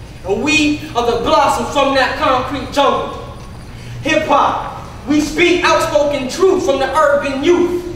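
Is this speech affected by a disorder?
No.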